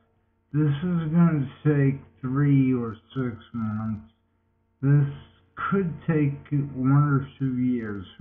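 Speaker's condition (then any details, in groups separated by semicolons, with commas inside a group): Multiple sclerosis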